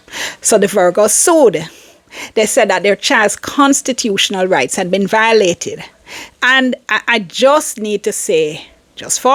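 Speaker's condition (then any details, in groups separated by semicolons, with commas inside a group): No condition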